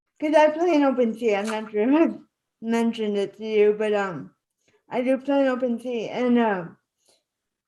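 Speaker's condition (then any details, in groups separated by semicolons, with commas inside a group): Spastic cerebral palsy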